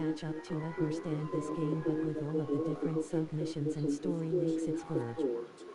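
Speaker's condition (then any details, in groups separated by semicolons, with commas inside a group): No condition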